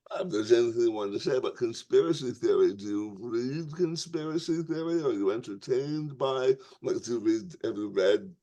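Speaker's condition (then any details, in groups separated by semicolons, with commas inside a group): Tongue cancer surgery, tongue graft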